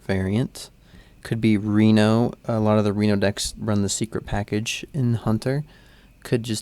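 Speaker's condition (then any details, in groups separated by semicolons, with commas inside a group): No condition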